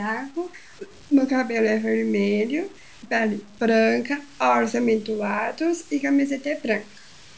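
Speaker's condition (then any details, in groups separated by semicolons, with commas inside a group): Down syndrome; trained at Atitude Inclusão to present talk slides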